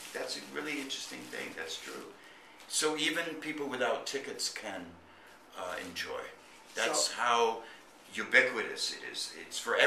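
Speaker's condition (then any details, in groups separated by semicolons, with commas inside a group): No condition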